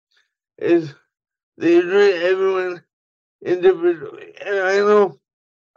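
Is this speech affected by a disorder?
Yes: cerebral palsy; voice affected once in a while, talks funny sometimes, mental capability unaffected.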